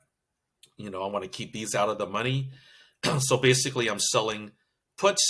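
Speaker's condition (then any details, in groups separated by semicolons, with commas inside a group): No condition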